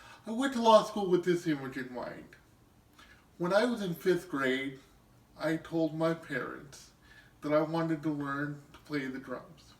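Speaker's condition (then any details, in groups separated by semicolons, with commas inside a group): Cerebral palsy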